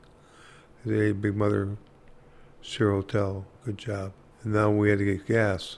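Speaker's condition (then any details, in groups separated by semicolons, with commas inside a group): Parkinson's disease; hard time walking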